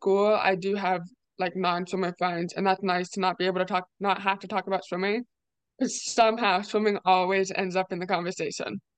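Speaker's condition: Deafness; deaf or hard of hearing

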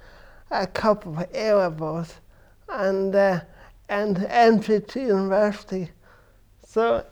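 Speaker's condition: Cerebral palsy; from birth

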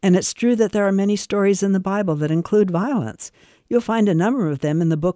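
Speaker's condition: No condition

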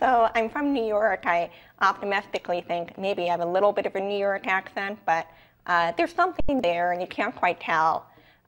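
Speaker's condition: Deafness, profound, cochlear implant user; profound deafness from h flu meningitis at 18 months, cochlear implant at 22 months; cochlear implant used 30 years, moderate hearing loss with implant, still needs accommodations; possibly slightly different accent, after extensive auditory training and speech therapy

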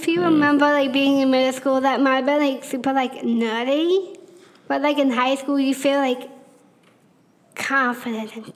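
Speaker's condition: Down syndrome; congenital

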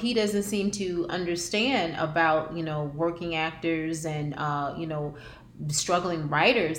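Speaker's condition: No condition

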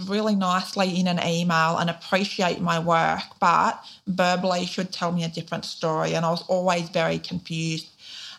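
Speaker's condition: Deafness, profound; born deaf

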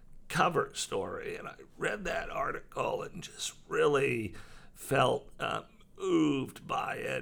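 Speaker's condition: Voice disorder; acquired voice disorder

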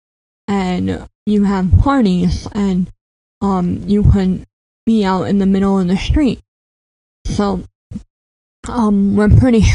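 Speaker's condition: Cleft palate; predicted at birth mute or severely impeded, speech classes once or twice weekly through elementary school

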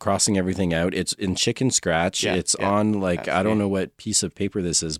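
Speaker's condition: No condition

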